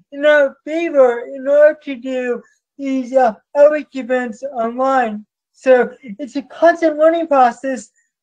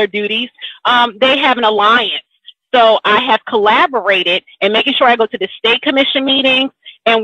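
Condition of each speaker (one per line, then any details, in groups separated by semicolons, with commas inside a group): Cerebral palsy
No condition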